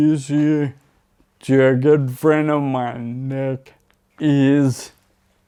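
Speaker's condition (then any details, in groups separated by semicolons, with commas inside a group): Friedreich's ataxia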